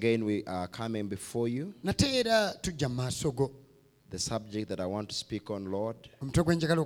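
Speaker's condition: No condition

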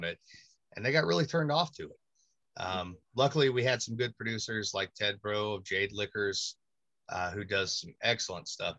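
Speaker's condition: No condition

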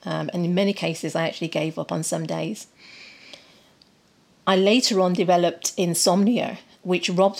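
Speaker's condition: No condition

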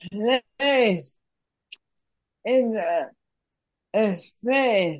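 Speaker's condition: Worsening speech; speech aggravated, symptoms feel dense, host repeats her words back for listeners

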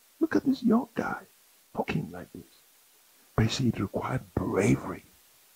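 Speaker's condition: No condition

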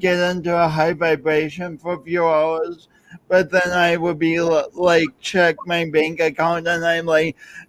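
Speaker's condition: Speech impediment; since birth, oxygen loss at birth, born a few weeks early, oxygen supply from mother kinked, emergency room; slow speech, audible impediment, listeners need a few extra seconds to process

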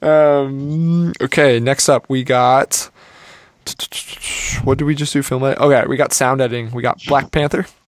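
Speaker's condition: No condition

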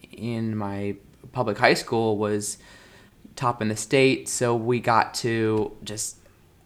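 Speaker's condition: Stuttering; no longer uses fluency techniques, stutters openly including in acting; fluent when singing, formerly word switching and circumlocution, hiding caused tension and struggle; repeated sounds, prolonged sounds

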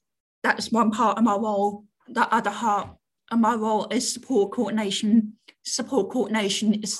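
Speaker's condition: Deafness; relay officer and Auslan interpreter for phone calls

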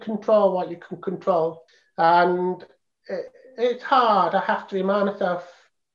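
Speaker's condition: Profound deafness, congenital profound deafness; not phone

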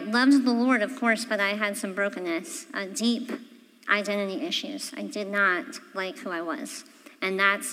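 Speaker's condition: Cleft palate; congenital

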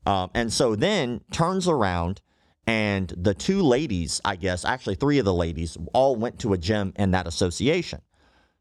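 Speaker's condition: Cleft lip and palate

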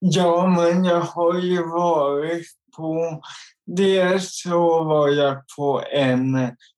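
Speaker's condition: Cerebral palsy; involuntary jerks

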